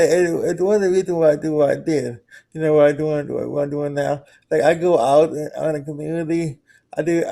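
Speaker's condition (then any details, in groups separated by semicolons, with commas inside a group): Cerebral palsy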